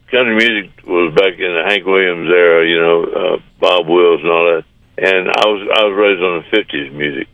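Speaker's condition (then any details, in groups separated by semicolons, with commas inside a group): Parkinson's disease; diagnosed about a year ago, brain surgery about two and a half months ago; walking not yet as wanted, taking exercise classes, recently back to working out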